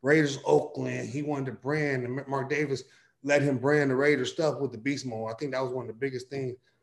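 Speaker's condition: No condition

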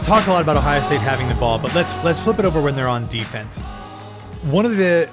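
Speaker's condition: No condition

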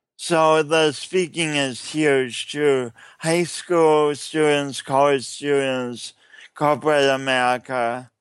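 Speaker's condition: Cerebral palsy; adult, regular yoga practice for about 7 years, coordination difficulties

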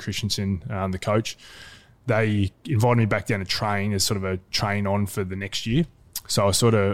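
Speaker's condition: No condition

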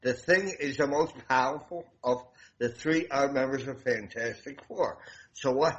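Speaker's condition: Damaged voice box; at least 25 years ago

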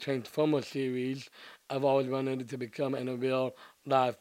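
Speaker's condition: Down syndrome

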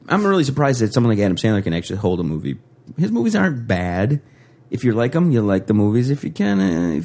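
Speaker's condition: No condition

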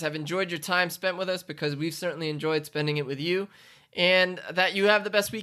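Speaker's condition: No condition

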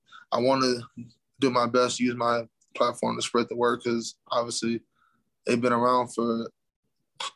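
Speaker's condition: Stuttering; lifelong stutter, not caused by combat sports, father also stutters; commenters call speech slurred and mistake it for CTE; prolonged sounds

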